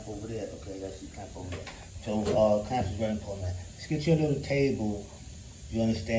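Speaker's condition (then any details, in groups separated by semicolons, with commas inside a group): No condition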